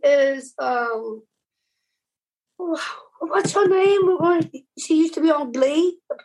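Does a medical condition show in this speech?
Yes: Down syndrome; from birth; young adult; speech praised as impressive by co-star Sean McElwee.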